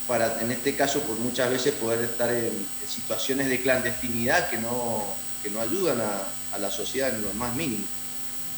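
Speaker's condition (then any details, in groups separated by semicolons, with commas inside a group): No condition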